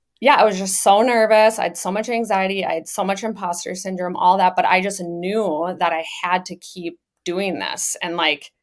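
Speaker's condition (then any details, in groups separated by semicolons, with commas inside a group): No condition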